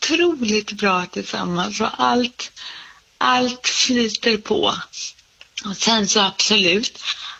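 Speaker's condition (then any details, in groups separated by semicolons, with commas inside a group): Cerebral palsy; congenital, motor effects, walks and stands, whole body somewhat affected, poorer balance; speech slightly affected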